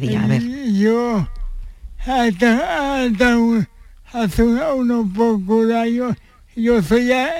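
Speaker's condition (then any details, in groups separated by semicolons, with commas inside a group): Cerebral palsy; since birth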